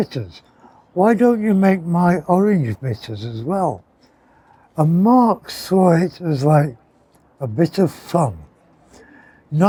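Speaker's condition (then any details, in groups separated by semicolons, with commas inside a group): Partial glossectomy for tongue cancer; left tongue removed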